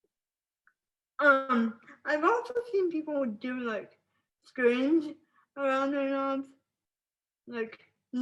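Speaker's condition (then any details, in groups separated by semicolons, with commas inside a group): Spastic cerebral palsy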